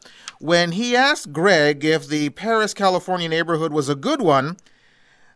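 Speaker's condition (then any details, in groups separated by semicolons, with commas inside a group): No condition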